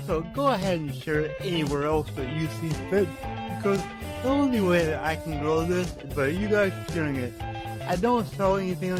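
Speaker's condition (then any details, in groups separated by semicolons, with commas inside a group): Cerebral palsy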